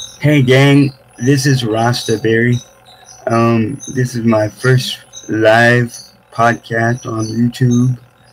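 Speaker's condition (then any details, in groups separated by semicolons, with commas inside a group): Cerebral palsy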